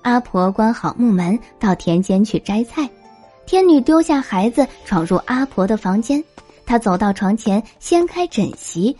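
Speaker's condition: No condition

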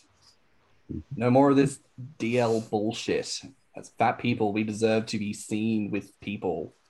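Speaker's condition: No condition

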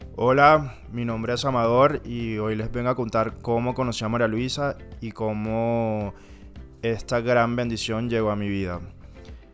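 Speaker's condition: No condition

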